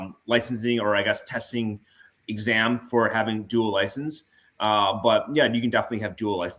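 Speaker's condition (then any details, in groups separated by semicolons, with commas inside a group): No condition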